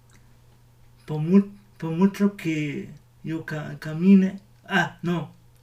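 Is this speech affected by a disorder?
Yes: cerebral palsy.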